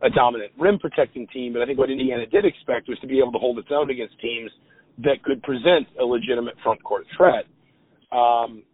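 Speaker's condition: No condition

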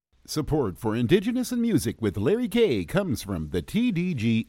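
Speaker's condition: No condition

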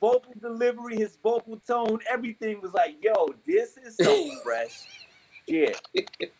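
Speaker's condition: No condition

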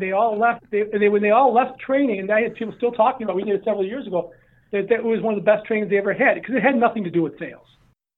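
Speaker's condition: No condition

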